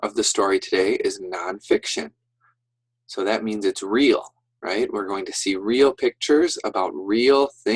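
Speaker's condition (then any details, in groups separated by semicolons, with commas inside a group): No condition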